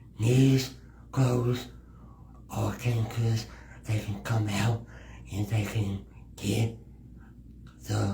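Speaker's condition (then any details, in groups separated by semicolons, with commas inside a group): Cerebral palsy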